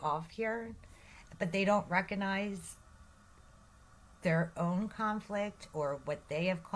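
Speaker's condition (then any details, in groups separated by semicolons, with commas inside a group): No condition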